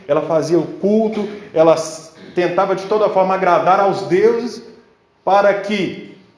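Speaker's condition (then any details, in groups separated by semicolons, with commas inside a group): No condition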